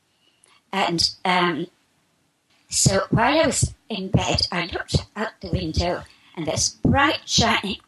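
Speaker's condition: Spasmodic dysphonia; spasmodic dysphonia for past 3 years, described as strangulation of the esophagus; about 3 years since onset, recent healing attributed to geopathic stress removal from apartment; expects to speak perfectly in a few minutes, asks hosts for healing meanwhile

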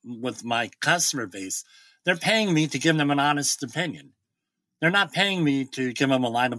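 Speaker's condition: Bilateral cleft lip and palate

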